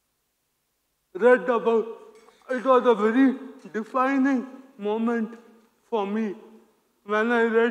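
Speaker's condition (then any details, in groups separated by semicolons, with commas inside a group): Cerebral palsy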